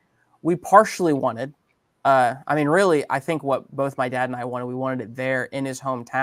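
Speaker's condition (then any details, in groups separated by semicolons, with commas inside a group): No condition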